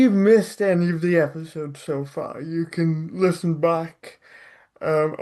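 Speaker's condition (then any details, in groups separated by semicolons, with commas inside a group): Cerebral palsy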